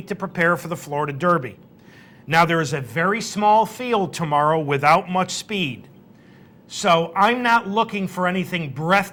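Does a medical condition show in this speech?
No.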